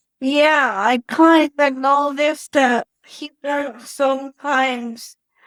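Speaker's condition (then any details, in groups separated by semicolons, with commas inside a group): Cerebral palsy; wheelchair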